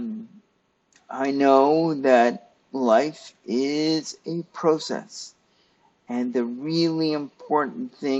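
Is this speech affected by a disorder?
Yes: cerebral palsy; stiff muscles.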